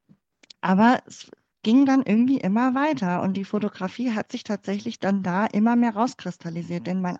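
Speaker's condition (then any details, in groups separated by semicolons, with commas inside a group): Cleft palate; congenital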